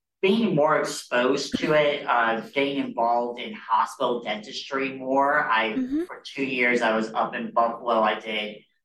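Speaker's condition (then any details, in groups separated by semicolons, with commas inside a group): Cleft lip and palate; born with cleft lip and cleft palate, childhood care at Washington University St. Louis children's team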